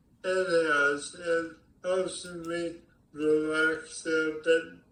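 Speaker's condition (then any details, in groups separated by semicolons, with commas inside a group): ALS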